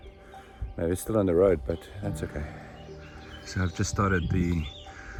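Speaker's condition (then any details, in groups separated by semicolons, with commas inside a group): No condition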